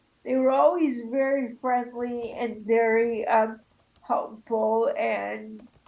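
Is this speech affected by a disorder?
Yes: cerebral palsy; arm spasms.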